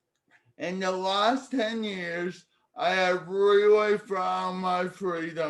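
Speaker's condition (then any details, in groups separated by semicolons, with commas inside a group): Cerebral palsy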